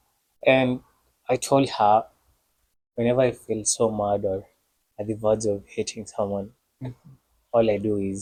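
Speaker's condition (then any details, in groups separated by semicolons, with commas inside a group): No condition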